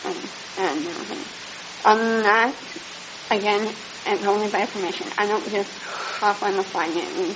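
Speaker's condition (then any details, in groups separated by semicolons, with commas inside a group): Speech impediment; may need to be asked to repeat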